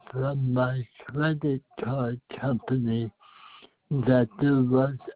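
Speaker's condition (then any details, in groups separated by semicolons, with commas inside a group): Speech impediment; has to talk slow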